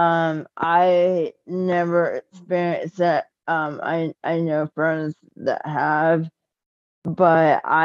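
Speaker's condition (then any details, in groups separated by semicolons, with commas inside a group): Cerebral palsy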